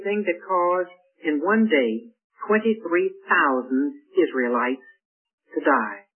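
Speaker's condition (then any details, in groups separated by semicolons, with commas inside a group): No condition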